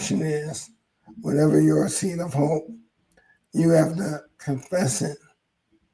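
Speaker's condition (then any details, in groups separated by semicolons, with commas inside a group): ALS; hoarse voice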